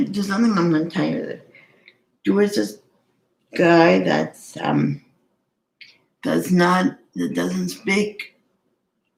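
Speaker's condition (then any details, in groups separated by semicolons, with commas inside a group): Cerebral palsy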